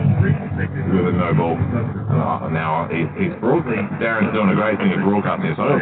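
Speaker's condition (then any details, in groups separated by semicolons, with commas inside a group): No condition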